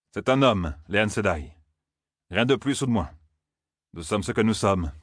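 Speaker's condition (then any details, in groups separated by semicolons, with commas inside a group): No condition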